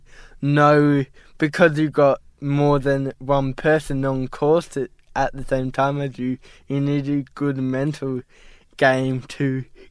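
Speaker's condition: Cerebral palsy; diagnosed at 12 months at Westmead Hospital, ski poles hard to place; at diagnosis told may never walk or talk

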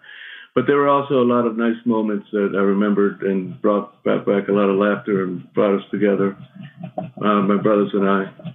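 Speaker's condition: Parkinson's; shaky voice, may stumble on words

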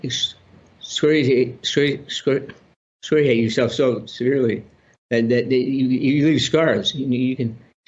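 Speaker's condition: Parkinson's disease; on Parkinson's medication, problems walking, broken arm

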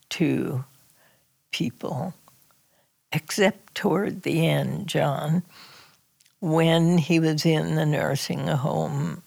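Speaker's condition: Spasmodic dysphonia; in Portland

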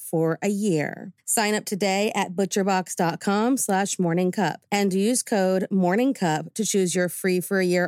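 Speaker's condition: No condition

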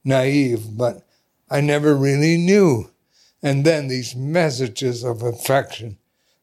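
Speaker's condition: ALS; does better as the day progresses

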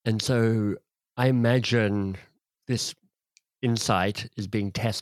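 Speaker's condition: Cleft lip and palate; congenital, familial, father and brother Nigel also affected; speech impediment of sorts, less polished

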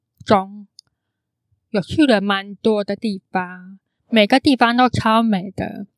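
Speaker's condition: Congenital hearing impairment; congenital cochlear underdevelopment

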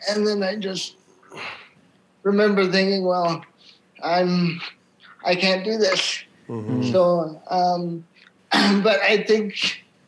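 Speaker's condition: Cerebral palsy; from birth, wheelchair user

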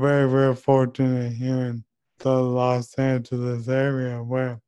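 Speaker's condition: ALS; voice still clear, uncertain how long clear speech will last, voice banking largely completed

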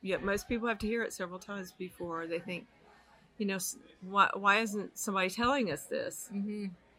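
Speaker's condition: No condition

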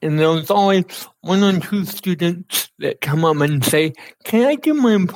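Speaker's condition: Cerebral palsy; speech affected

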